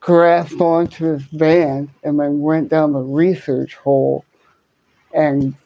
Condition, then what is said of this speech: Cerebral palsy. For me, it affects my left side, my speech, my coordination.